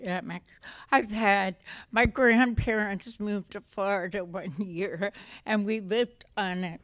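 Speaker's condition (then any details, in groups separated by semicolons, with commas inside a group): Essential tremor; essential tremor affecting voice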